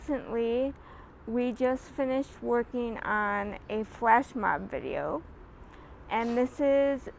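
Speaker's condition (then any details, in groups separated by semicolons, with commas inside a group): Cerebral palsy; spasticity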